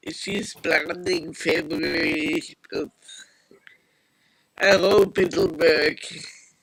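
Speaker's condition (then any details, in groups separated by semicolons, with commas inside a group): Multiple sclerosis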